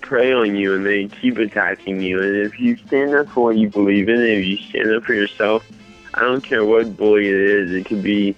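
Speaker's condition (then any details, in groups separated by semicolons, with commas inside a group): Mild cerebral palsy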